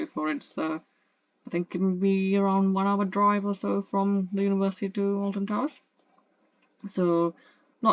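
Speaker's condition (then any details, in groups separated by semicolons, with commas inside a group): No condition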